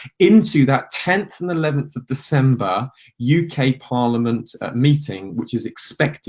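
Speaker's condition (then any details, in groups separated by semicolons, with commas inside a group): No condition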